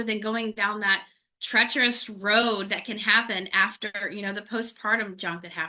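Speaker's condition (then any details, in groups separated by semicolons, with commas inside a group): No condition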